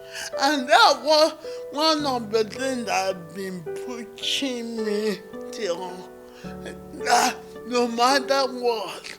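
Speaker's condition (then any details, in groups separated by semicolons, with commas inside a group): Cerebral palsy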